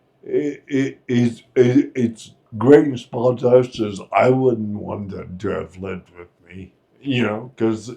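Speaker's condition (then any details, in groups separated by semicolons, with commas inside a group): Friedreich's ataxia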